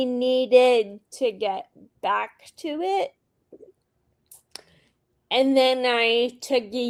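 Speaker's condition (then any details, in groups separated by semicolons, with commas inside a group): Friedreich's ataxia; handwriting and speech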